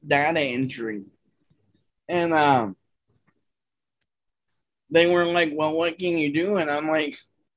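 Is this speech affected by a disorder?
Yes: cerebral palsy; from birth.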